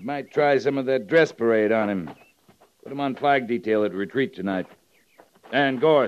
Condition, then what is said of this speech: No condition.